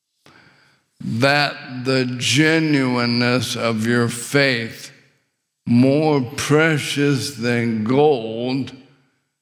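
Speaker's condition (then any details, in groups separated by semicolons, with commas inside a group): ALS; very little physical function, paralysis expected within a year or two, later breathing muscle failure expected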